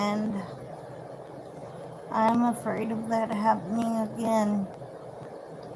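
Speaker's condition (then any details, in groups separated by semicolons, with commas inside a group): Cerebral palsy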